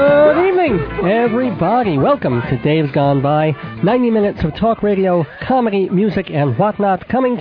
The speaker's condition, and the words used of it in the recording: Cleft palate. As I've been told, I still have a bit of a lisp, or as speech people call it, a sibilant S.